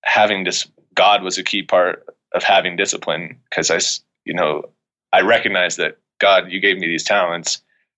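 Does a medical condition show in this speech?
No.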